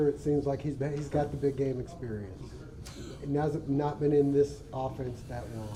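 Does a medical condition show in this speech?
No.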